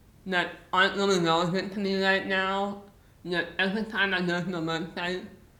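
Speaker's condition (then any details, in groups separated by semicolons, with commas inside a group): Muscular dystrophy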